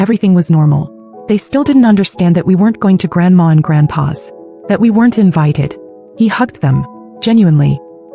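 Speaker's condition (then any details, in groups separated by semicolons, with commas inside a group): No condition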